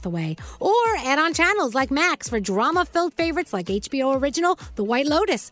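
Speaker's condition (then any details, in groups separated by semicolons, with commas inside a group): No condition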